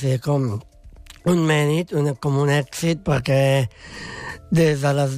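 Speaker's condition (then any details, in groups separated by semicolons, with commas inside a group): Down syndrome; congenital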